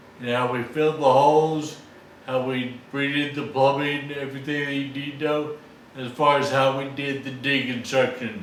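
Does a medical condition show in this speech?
Yes: Friedreich's ataxia.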